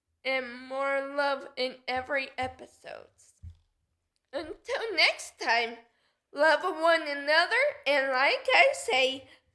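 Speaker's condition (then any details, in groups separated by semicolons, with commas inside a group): Cerebral palsy; affects muscles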